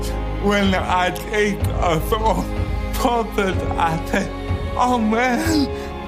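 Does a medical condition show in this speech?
Yes: cerebral palsy; cerebral palsy from birth.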